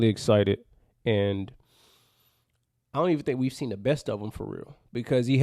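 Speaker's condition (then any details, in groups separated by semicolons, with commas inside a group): No condition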